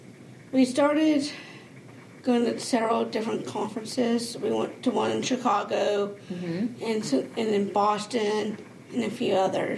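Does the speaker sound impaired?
Yes: Down syndrome.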